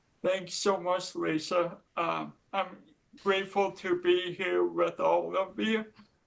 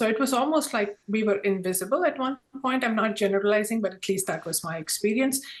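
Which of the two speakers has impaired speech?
The first: cerebral palsy; mild limp; diagnosed age 3; speech affected.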